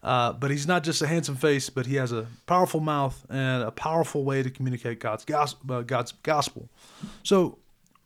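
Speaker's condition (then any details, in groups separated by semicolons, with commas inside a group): No condition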